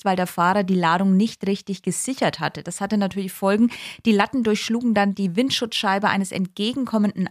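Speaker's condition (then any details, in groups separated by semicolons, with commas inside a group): No condition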